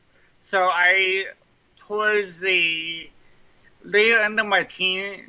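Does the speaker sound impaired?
Yes: cerebral palsy; mild cerebral palsy, lifelong, trouble writing with hands, slow running, 21 minutes per mile; speech impediment, sounds like Wendy's drive-thru speaker box, may sound drunk.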